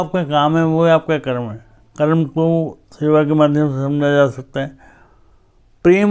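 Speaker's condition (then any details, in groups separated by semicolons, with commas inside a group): Cerebral palsy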